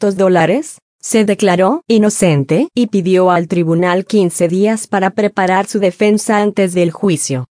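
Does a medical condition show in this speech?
No.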